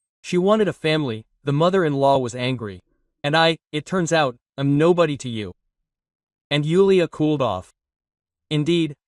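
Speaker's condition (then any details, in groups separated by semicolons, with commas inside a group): No condition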